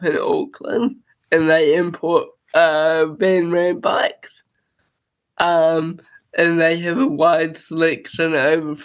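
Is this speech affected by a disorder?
Yes: cerebral palsy.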